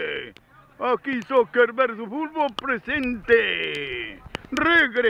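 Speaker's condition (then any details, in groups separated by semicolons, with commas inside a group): No condition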